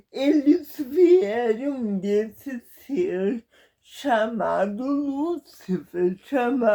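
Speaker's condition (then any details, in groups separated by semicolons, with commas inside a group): Paralysis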